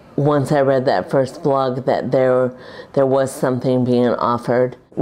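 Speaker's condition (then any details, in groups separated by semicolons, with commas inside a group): Primary lateral sclerosis; was garbled, slurred, voice tired by evening, words caught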